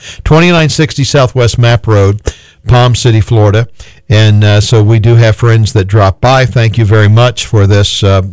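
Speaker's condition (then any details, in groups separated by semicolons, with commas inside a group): No condition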